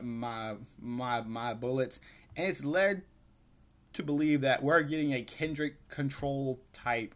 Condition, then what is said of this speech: Stuttering. As always, please do excuse my stuttering.